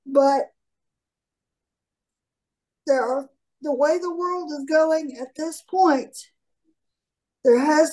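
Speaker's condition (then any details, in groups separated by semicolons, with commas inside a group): Cerebral palsy; from birth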